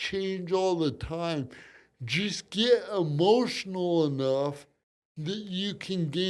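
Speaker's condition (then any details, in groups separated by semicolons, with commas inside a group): Cerebral palsy; from birth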